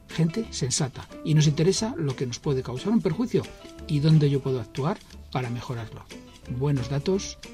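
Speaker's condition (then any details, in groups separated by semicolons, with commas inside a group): No condition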